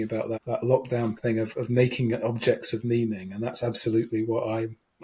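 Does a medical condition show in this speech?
No.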